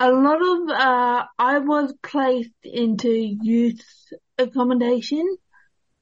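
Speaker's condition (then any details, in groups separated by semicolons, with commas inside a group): Cerebral palsy; therapies during schooling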